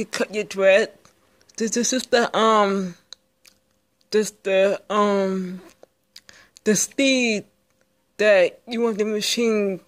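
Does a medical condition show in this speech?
Yes: speech impairment.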